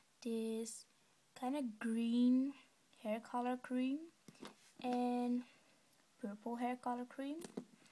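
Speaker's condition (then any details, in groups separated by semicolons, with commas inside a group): No condition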